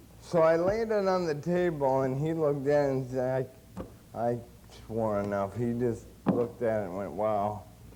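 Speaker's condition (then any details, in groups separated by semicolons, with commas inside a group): Cerebral palsy; since birth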